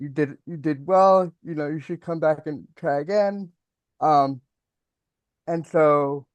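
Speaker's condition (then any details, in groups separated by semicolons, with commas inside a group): Cerebral palsy; mild speech impediment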